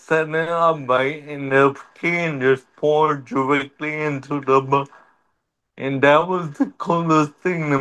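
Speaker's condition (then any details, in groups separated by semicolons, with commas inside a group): Cerebral palsy; uses wheelchair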